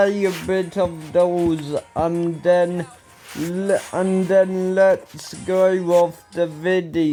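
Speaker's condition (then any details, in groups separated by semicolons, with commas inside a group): Ataxia; speech recently worse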